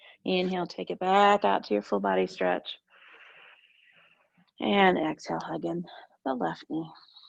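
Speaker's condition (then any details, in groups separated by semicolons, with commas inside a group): No condition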